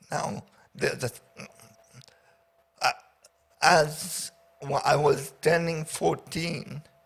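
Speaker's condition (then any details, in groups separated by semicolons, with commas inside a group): Paraplegia with essential tremor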